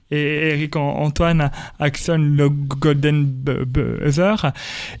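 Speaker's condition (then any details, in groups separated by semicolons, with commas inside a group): Stuttering; stuttering since early childhood at school, speech therapy helped, told elimination almost impossible; stuttering persists, described by him as an accent; repeated sounds, blocks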